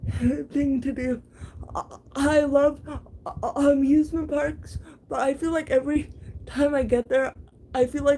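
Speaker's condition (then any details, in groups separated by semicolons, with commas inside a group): Cerebral palsy, severe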